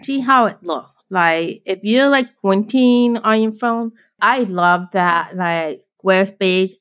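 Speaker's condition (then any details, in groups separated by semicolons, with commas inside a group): Deafblind, born deaf; cochlear implant on left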